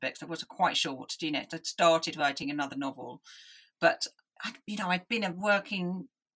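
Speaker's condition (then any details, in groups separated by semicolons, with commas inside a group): Deafness; analog hearing aids in childhood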